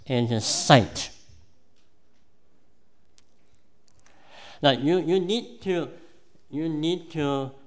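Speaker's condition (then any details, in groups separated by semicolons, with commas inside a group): Cleft palate; congenital cleft palate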